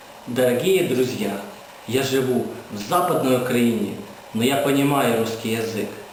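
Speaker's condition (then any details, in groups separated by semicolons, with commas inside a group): No condition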